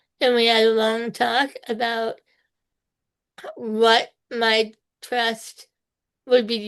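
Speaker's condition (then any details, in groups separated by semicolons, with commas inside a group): Spinal muscular atrophy type two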